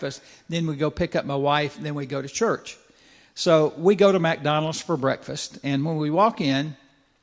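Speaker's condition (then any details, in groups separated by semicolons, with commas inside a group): No condition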